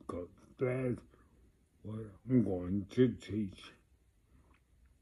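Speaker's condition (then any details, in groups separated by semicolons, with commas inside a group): Multiple sclerosis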